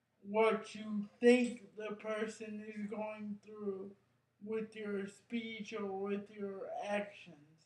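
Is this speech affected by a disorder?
Yes: cerebral palsy; brain injury.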